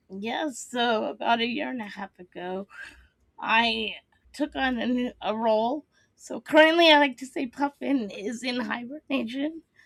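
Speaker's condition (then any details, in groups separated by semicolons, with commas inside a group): Cerebral palsy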